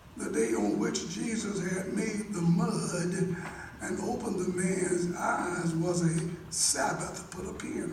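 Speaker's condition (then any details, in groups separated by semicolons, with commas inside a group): No condition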